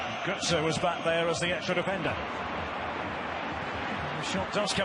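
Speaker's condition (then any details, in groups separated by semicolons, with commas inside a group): No condition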